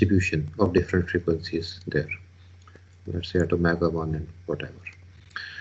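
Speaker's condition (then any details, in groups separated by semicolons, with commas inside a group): No condition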